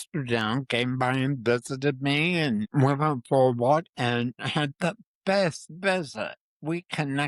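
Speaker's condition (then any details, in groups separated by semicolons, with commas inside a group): Parkinson's disease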